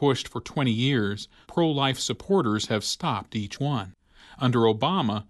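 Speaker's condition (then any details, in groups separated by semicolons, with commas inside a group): No condition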